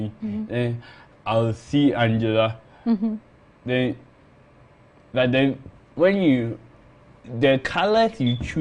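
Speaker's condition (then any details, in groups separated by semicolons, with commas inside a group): Cerebral palsy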